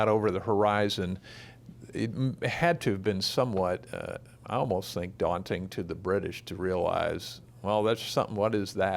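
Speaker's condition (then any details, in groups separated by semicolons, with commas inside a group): No condition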